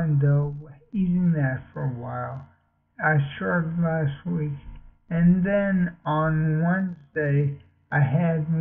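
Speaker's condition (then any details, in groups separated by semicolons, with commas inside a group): Multiple sclerosis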